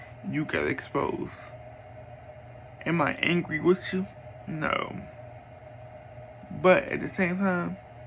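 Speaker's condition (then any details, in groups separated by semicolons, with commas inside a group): Cerebral palsy; speech is not the best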